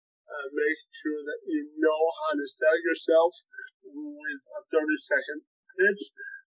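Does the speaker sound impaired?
Yes: cerebral palsy, spastic quadriplegia.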